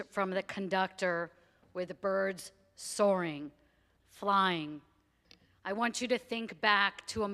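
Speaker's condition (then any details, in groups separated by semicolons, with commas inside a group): No condition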